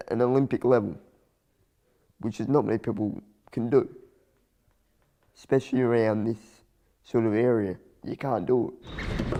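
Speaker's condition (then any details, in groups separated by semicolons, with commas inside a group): Cerebral palsy; from birth, affects body muscles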